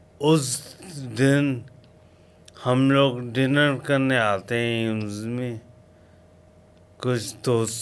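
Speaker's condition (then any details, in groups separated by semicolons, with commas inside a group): Coma after road accident; slightly slurred, slow speech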